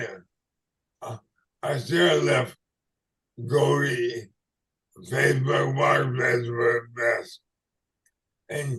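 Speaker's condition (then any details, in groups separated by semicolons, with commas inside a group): ALS/MND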